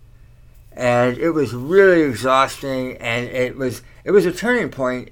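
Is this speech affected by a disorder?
Yes: tongue cancer surgery; three or four tongue surgeries.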